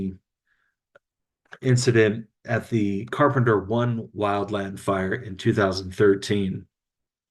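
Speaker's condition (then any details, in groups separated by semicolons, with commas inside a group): No condition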